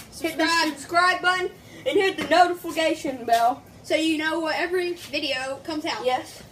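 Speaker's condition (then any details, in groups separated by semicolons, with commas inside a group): No condition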